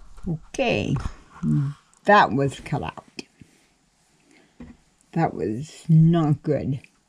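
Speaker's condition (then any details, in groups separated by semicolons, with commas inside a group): Cerebral palsy; cannot walk, crawls to get around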